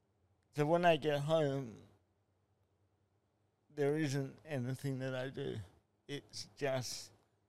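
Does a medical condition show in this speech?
Yes: spastic cerebral palsy; spastic type from birth, 37 minutes without breath, brain damage, tight muscles, involuntary movements, poor balance; predicted never to walk or talk, prediction proved wrong.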